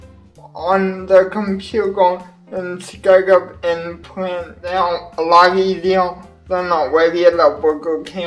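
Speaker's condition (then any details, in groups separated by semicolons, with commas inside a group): Cerebral palsy; wheelchair user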